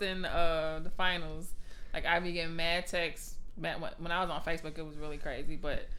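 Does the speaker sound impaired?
No.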